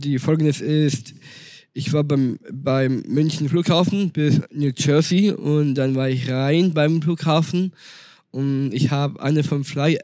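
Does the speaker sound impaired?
Yes: Down syndrome; speaks German and fluent English, had tutoring to practise speaking German.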